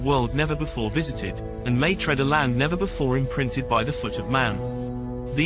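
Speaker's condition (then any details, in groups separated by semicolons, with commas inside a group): No condition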